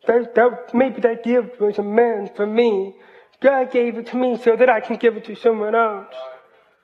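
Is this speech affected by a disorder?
Yes: hearing loss, cochlear implant; completely deaf until age 12, invasive painful surgery, speech therapy, college; hears about 80% with cochlear implant, hears but does not always understand; doctors predicted poor speech at age 5, parents pushed speaking over sign language.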